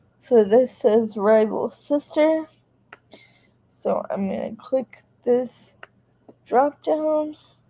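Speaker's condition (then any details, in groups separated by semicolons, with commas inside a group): Cerebral palsy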